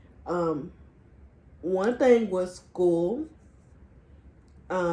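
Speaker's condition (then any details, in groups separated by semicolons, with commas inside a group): Cerebral palsy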